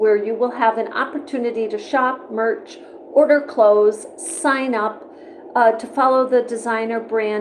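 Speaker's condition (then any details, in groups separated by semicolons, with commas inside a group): No condition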